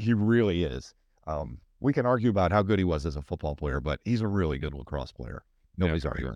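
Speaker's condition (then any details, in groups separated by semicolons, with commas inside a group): No condition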